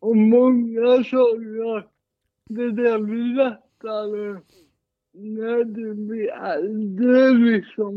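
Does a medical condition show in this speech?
Yes: cerebral palsy, mild.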